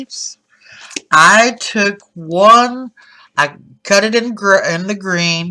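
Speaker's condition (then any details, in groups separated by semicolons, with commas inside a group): No condition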